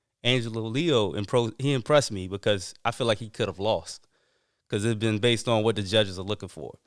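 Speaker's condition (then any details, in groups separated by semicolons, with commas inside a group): No condition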